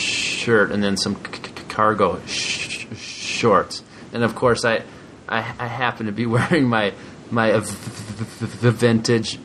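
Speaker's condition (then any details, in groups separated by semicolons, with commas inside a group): Stuttering; much struggle at certain times, still hard talking with boss sometimes; described as calm way to stutter; stutters openly, stronger than usual lately, exhausting; repeated sounds, repeated words, prolonged sounds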